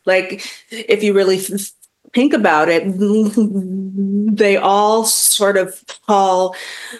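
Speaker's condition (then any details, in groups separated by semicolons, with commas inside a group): Stuttering; lifelong stuttering; pursues public speaking to face fear of talking, still stutters, feels vulnerable on podcasts; long-standing fear of talking, past avoidance of carrying conversations, stuttering held back career; blocks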